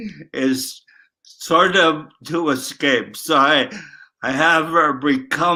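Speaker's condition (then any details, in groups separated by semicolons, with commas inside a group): Traumatic brain injury, ataxic; tongue affected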